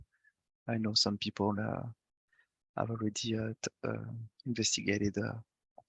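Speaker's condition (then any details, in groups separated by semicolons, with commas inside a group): No condition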